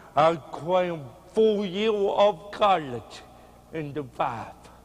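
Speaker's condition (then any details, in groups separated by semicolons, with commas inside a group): Cerebral palsy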